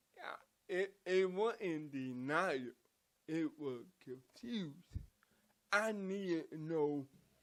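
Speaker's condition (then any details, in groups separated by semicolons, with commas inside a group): Cerebral palsy; from birth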